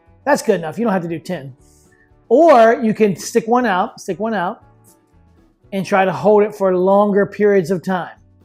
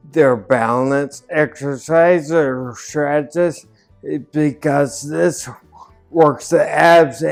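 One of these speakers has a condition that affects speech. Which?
The second: ataxia; affects coordination, walking, eye movements, hand fine motor, tremors; voice changed and improved with treatment, words no longer struggle.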